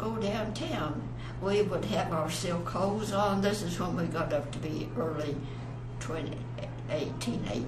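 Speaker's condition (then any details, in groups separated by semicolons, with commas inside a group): Parkinson's; onset many years earlier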